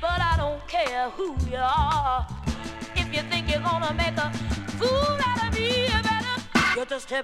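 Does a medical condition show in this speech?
No.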